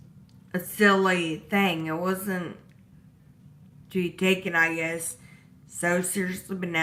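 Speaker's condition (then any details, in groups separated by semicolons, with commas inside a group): Disability causing slurred speech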